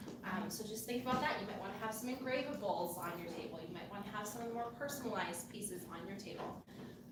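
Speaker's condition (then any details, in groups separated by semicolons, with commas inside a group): No condition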